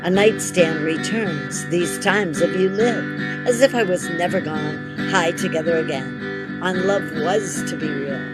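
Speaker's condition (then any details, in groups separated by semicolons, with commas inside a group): No condition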